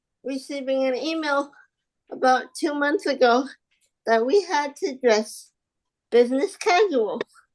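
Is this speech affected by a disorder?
Yes: spastic quadriplegic cerebral palsy; spastic quadriplegic, from birth.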